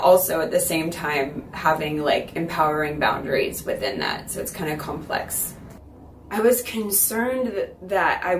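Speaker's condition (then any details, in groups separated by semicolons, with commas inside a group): No condition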